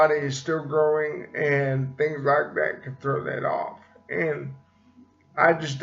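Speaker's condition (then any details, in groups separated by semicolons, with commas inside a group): Cerebral palsy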